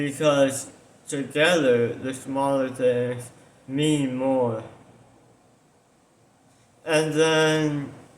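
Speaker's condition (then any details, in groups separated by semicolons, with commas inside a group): Tongue cancer surgery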